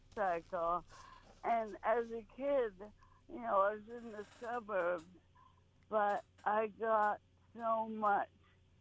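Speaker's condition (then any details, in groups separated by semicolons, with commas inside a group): ALS; terminal, symptoms from early 2023, diagnosed after at least six months, walking distance steadily declining; great difficulty speaking, speech garbled, still talking and swallowing food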